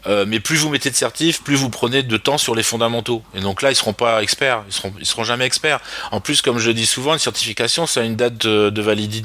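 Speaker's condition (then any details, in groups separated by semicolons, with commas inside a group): No condition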